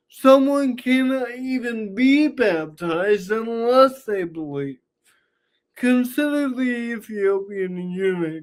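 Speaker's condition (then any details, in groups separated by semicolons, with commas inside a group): Cerebral palsy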